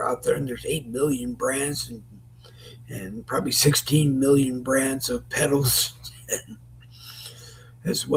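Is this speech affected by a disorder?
Yes: lewy body dementia; Parkinson's-linked form.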